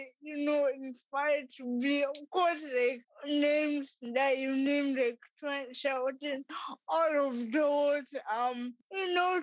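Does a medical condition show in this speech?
Yes: cerebral palsy; present from birth, affects walking and hand use, scribbled instead of writing, types instead.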